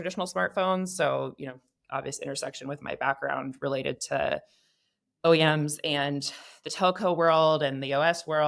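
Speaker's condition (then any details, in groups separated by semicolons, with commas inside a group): No condition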